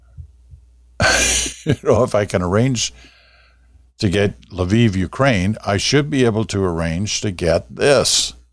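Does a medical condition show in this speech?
No.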